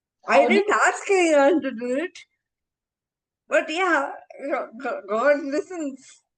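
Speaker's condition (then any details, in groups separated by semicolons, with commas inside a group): Encephalitis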